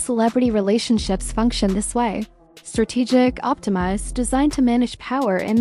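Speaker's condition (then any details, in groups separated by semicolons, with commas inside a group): No condition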